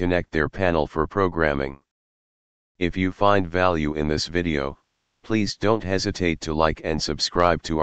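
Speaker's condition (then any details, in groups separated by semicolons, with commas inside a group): No condition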